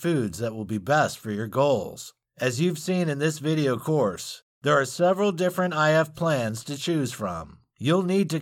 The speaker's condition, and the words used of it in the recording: No condition.